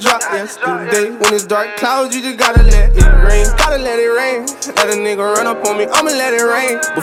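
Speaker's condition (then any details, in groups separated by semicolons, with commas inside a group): No condition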